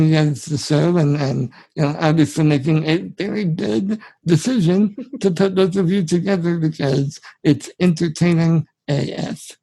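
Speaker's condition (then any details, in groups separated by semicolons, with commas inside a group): Spinal muscular atrophy; genetic, from birth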